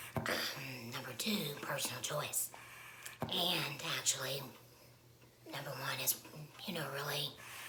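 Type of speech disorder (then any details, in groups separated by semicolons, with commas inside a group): Speech with a voice prosthesis; laryngectomy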